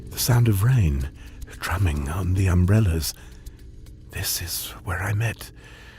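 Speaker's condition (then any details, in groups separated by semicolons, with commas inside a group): No condition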